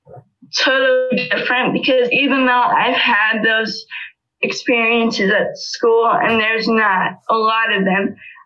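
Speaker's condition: Spastic cerebral palsy; level 1, muscle tightness, right side weaker than left, walker since age 3, physical therapy for walking; still uses walker, muscles get tight

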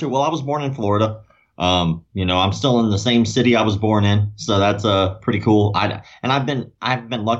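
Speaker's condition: Cleft lip and palate; repeated corrective surgeries from birth until age 16

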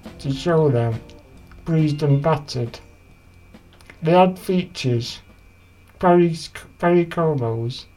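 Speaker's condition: Duchenne muscular dystrophy; diagnosed at age 5

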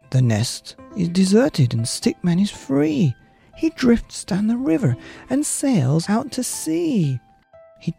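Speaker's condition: No condition

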